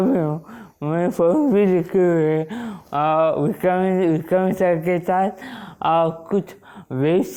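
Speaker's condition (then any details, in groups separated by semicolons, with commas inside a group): Wilson's disease; onset at age 16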